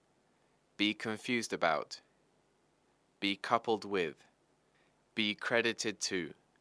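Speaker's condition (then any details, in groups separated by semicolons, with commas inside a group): No condition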